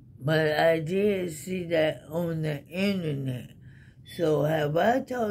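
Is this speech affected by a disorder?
Yes: ALS.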